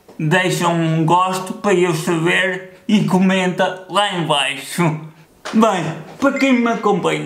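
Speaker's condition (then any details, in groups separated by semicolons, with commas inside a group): Cerebral palsy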